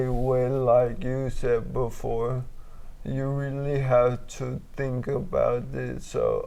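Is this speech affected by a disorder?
Yes: traumatic brain injury.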